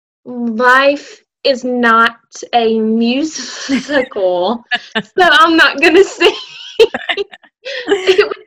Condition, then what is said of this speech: Stuttering. Well, good for you, but I stutter.